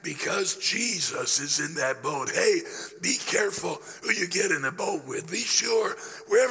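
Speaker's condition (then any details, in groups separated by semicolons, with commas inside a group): Laryngeal cancer after radiation, growth on voice box treated with radiation and chemotherapy; voice much better but not fully recovered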